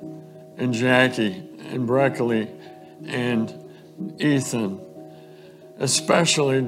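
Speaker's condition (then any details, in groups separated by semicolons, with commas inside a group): ALS; about two years since diagnosis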